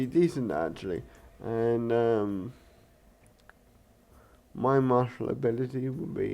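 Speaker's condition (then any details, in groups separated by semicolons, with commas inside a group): Cerebral palsy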